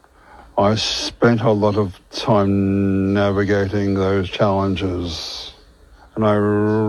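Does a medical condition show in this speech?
Yes: stutter; lifelong stutter, communication challenging throughout life; recently attended Maguire programme course in Melbourne for speech, now attending Toastmasters public speaking; fear of stuttering, overcoming fears, fallen back in love with own voice; here prolonged sounds.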